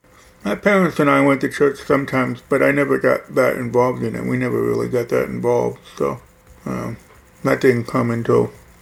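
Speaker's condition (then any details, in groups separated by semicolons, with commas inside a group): Hearing loss; implant within last few years, hears much more speech, music enjoyed less, left ear not implanted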